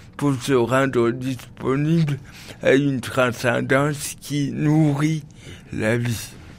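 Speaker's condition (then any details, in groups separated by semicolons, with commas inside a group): Cerebral palsy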